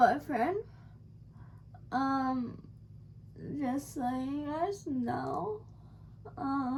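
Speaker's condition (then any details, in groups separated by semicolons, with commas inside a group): Cerebral palsy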